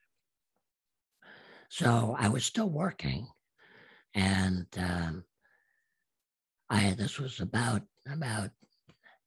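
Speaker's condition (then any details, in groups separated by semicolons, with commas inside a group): Absent vocal cords; self-taught speech over about ten years, sounds made first then shaped by mouth, slight hoarseness, unique voice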